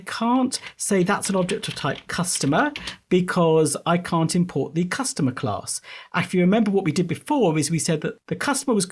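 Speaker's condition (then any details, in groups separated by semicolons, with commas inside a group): No condition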